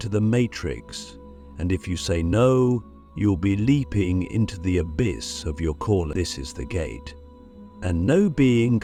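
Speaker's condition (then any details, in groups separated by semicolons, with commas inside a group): No condition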